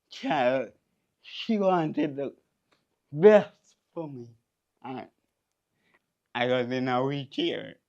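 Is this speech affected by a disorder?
Yes: cerebral palsy.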